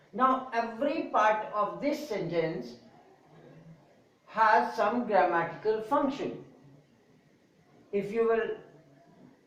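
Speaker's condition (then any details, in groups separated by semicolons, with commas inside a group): No condition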